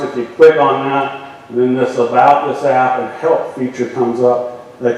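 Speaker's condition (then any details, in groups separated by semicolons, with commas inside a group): No condition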